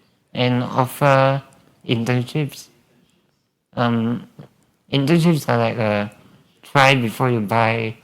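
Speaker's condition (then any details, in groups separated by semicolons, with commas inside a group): Spinal muscular atrophy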